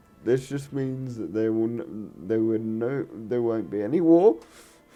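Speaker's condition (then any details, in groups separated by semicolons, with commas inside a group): Cerebral palsy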